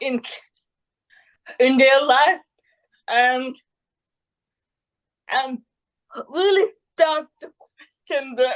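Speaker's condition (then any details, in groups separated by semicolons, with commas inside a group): Cerebral palsy; adult, after childhood therapy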